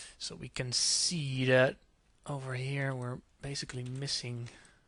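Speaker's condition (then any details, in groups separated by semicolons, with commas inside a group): No condition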